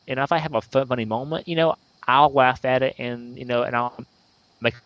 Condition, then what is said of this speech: Stuttering. I really love talking about stuttering because more times than not, I don't stutter when I talk about stuttering